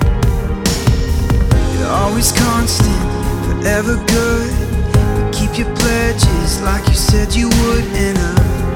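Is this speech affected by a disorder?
No.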